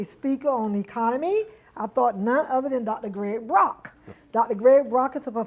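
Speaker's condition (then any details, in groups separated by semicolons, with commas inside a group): No condition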